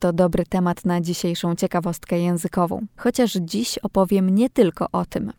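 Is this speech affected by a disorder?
No.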